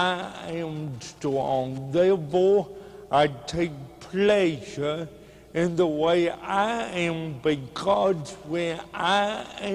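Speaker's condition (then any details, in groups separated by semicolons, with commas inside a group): Cerebral palsy; speech hard to understand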